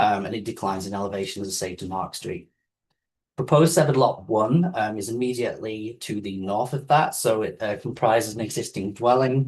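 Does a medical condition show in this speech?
No.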